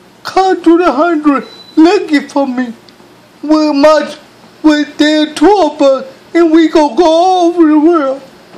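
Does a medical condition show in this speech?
Yes: cerebral palsy; speech hard to understand.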